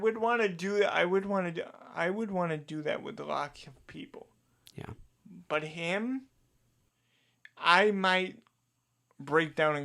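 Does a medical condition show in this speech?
Yes: cerebral palsy; diagnosed age two.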